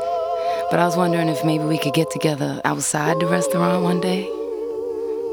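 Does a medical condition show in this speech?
No.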